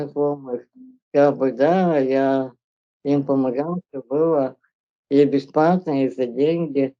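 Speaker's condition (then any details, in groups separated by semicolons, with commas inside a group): Spinal muscular atrophy; progressive motor neuron loss, progressive loss of movement; on costly medication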